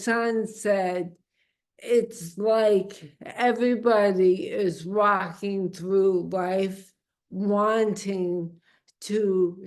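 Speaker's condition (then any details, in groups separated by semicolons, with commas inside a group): Amyotrophic lateral sclerosis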